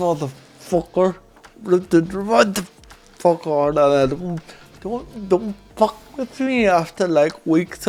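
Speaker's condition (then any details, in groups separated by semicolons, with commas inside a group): Cerebral palsy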